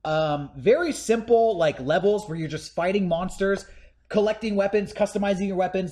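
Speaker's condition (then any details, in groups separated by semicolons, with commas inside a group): No condition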